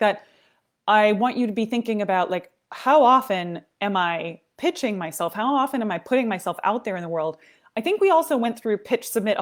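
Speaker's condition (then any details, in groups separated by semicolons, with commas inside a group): No condition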